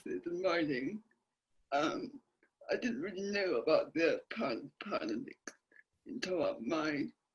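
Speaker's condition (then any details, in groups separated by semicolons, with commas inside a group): Dystonia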